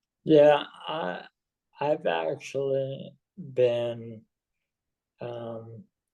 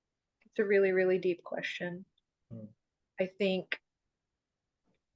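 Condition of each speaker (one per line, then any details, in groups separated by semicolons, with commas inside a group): ALS
No condition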